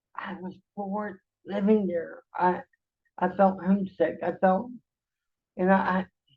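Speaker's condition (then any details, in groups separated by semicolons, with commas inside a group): Cerebral palsy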